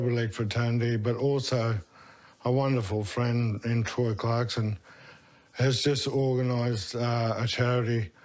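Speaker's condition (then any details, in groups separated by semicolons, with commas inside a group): Motor neurone disease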